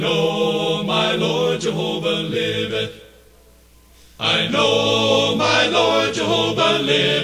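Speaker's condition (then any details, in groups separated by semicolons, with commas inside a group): No condition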